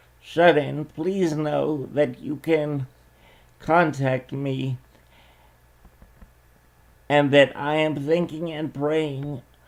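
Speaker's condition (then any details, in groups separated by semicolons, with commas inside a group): Cerebral palsy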